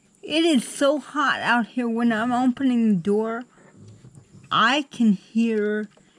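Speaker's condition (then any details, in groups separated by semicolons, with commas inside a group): Cerebral palsy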